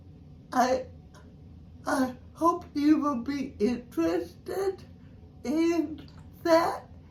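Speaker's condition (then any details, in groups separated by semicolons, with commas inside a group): Cerebral palsy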